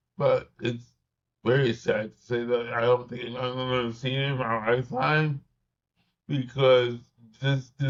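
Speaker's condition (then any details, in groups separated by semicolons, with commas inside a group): Cerebral palsy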